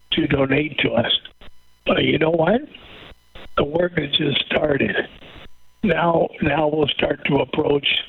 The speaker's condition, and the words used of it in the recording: ALS (motor neuron disease). Now it's worked into my shoulders and my wind and a little bit of speech.